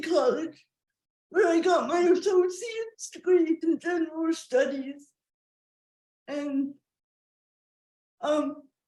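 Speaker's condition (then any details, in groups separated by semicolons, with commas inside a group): Cerebral palsy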